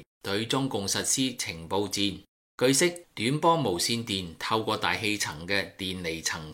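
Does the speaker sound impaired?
No.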